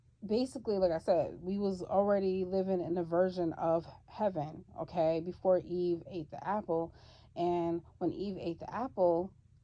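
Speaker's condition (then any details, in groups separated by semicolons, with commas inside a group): No condition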